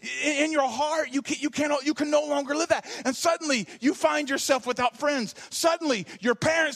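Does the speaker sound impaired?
No.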